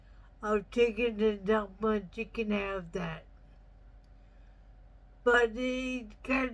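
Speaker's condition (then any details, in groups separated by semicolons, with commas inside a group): Traumatic brain injury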